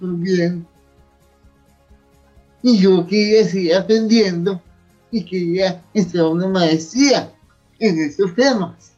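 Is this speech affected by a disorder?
Yes: cerebral palsy; near death as newborn.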